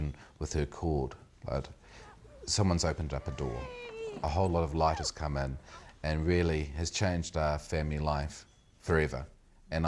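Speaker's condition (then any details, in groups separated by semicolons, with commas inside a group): No condition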